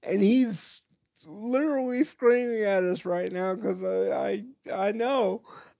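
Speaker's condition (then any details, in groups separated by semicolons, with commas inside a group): Cerebral palsy; types with one finger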